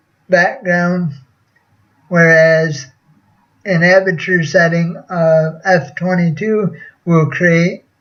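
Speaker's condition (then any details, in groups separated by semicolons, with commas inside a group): Cerebral palsy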